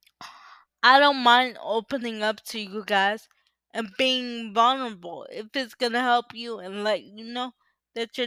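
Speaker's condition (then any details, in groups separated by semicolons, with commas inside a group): Cerebral palsy; uses power wheelchair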